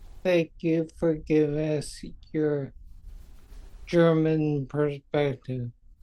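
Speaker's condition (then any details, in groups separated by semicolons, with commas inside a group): Multiple sclerosis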